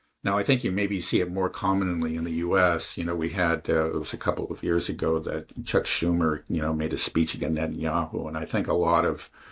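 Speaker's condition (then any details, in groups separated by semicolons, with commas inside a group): No condition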